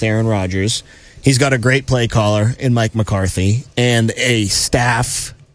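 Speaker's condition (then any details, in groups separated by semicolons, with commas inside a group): No condition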